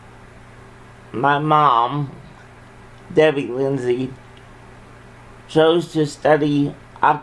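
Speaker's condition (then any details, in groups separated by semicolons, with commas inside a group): Cerebral palsy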